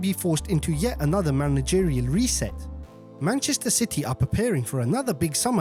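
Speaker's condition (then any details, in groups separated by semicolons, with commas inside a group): No condition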